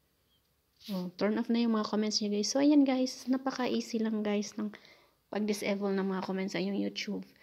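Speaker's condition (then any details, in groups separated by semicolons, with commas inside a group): No condition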